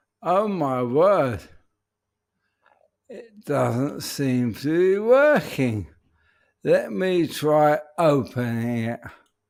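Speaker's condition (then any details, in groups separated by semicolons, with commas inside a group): ALS; voice may sound peculiar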